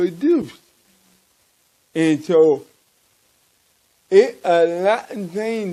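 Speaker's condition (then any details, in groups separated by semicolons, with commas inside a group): Cerebral palsy; from birth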